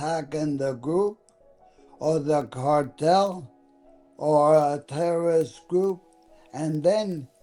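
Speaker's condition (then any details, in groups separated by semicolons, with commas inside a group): ALS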